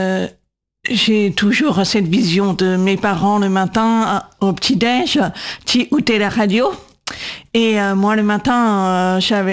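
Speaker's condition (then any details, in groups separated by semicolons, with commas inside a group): Congenital deafness, congenital, cytomegalovirus-related; severe at birth, diagnosed around 18 months, fell at 8 to profound; cochlear implants left at 8.5, right at 20-22, external processor, noisy places difficult, radio inaccessible; 20 years speech therapy for speaking and voice control, AI speech recognition poorly understands speech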